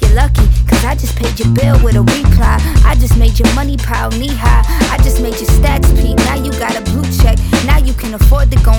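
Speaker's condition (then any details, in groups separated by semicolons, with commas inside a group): No condition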